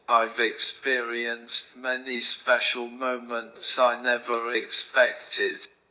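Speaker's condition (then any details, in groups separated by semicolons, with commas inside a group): Motor neurone disease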